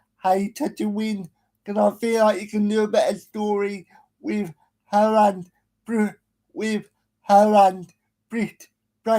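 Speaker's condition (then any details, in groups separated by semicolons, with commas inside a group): Cerebral palsy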